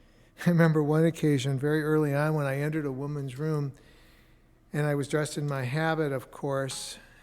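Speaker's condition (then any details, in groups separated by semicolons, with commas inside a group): No condition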